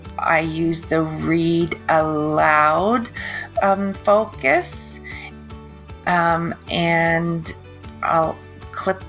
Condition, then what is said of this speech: Aphasia. So I can delete the pauses, and so it can make beautiful that it's very flowing.